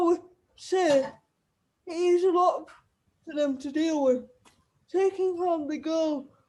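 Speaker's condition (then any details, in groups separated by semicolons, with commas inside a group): Cerebral palsy; wheelchair user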